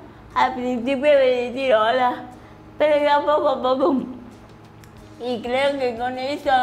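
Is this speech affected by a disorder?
Yes: cerebral palsy.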